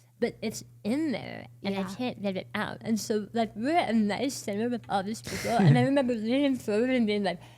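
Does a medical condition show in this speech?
Yes: oral cancer, partial glossectomy.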